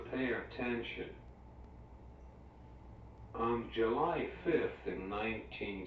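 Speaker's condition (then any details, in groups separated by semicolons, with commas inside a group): Cerebral palsy, speech-generating device; uses wheelchair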